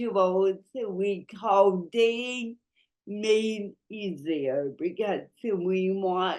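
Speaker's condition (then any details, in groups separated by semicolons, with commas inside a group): Cerebral palsy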